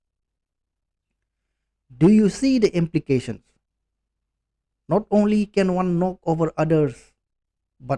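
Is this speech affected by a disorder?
No.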